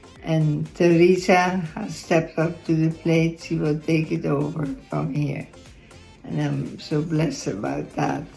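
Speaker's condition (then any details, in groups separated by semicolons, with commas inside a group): Multiple system atrophy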